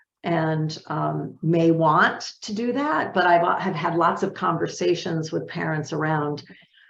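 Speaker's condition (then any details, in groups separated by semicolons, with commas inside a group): No condition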